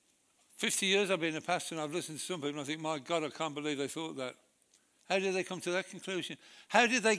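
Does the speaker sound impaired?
Yes: Parkinson's disease; Parkinson's with arthritis.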